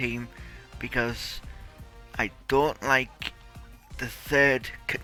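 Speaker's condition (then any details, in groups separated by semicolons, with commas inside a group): Cerebral palsy; tight muscles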